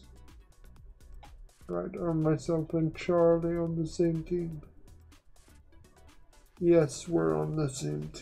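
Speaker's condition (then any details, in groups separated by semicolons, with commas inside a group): Quadriplegic cerebral palsy; uses one hand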